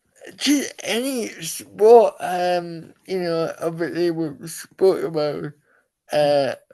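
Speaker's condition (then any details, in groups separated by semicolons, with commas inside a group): Cerebral palsy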